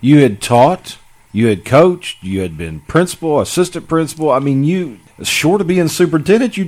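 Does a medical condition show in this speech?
No.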